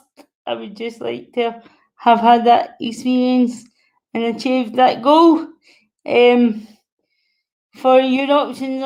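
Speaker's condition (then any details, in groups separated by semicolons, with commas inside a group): Cerebral palsy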